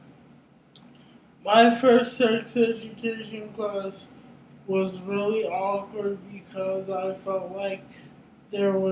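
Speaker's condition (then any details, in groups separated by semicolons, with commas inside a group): Cerebral palsy; brain injury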